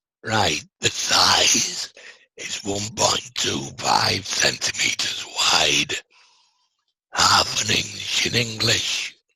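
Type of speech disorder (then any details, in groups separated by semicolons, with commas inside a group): Speech with a voice prosthesis; laryngectomy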